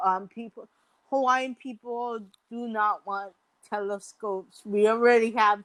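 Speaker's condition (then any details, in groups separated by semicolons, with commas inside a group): Mild cerebral palsy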